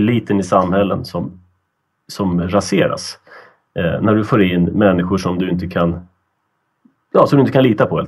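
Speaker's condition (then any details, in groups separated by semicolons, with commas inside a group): No condition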